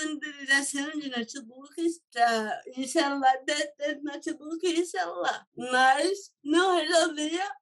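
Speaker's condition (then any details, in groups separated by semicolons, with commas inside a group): Cerebral palsy; from birth, motor sequelae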